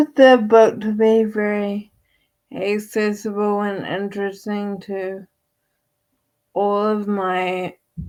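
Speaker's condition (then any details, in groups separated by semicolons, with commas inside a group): Friedreich's ataxia; wheelchair user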